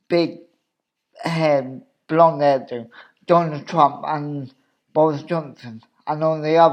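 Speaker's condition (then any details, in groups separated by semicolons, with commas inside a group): Cerebral palsy; wheelchair user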